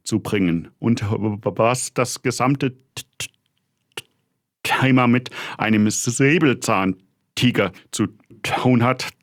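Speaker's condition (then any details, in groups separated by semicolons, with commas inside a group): Stuttering; previously attended Kasseler Stottertherapie, fluency shaping approach; audible stuttering from the start, expected to become more audible during episode; prolonged sounds, blocks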